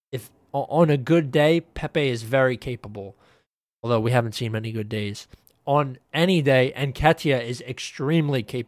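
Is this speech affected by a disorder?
No.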